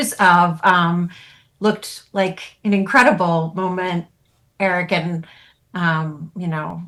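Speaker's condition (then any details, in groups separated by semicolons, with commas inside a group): No condition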